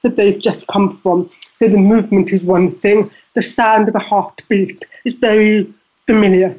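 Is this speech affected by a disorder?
Yes: deafness; deafness audible in voice.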